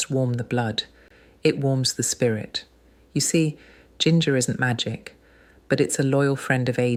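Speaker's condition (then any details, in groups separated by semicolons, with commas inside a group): No condition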